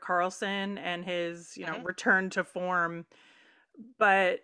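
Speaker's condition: No condition

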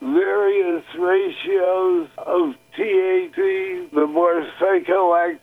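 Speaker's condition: Parkinson's disease; slow or halting, sounds as before to own ear on playback

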